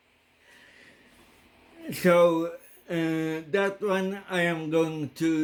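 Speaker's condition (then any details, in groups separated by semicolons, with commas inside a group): Cerebral palsy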